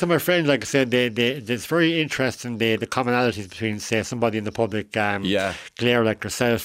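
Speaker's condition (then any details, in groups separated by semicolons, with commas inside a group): Cleft lip and palate; adult, age 41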